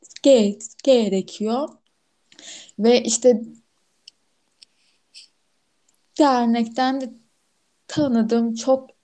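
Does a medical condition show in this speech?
Yes: stuttering; stuttering since before choosing a career; stutters a lot at present; frequent sound and part-word repetitions, repeated initial syllables, filler sounds; here repeated sounds.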